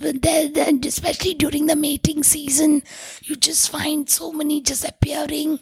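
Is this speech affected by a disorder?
Yes: tracheostomy, vocal cords permanently constricted from smoke inhalation; must block tube hole with finger to be audible, former voice lost, voice called unforgettable.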